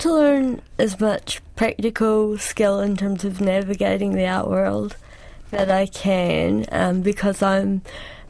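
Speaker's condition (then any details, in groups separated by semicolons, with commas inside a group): Cerebral palsy; cerebral palsy since childhood, presses really hard when writing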